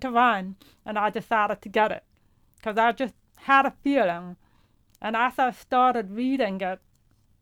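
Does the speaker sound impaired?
Yes: profound deafness; hears music.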